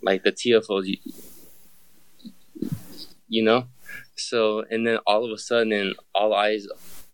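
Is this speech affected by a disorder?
Yes: stutter; stutter since childhood, always a problem growing up; still stutters, gives interviews regularly; here repeated sounds, prolonged sounds, blocks.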